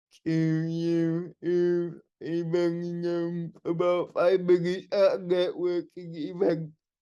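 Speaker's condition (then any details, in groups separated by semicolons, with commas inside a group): Cerebral palsy; wheelchair user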